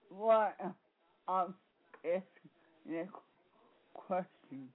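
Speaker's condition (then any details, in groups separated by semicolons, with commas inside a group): Speech impediment; voice affected by disability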